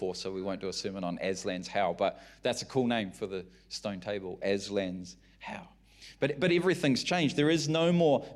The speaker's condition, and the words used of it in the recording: No condition.